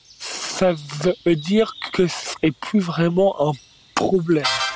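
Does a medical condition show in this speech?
Yes: stuttering; stuttering diagnosed at age 4, first misdiagnosed as Gilles de la Tourette by a psychiatrist; stutters while performing stand-up; stuttering part of comedy act, described as never really a problem; here prolonged sounds.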